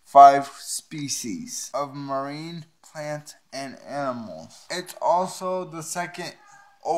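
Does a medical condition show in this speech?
Yes: cerebral palsy; uses wheelchair.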